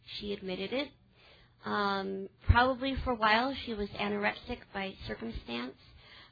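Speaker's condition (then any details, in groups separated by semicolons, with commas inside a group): Cleft palate; congenital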